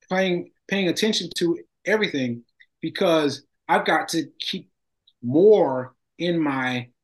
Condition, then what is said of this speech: Aphasia. To be honest, to me, you, you sound great.